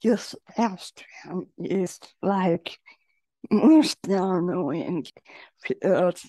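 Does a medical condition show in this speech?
Yes: generalized dystonia.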